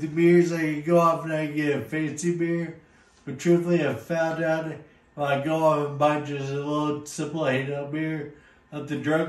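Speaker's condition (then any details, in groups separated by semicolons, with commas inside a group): Friedreich's ataxia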